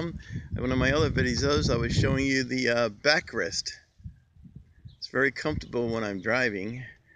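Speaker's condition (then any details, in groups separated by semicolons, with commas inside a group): No condition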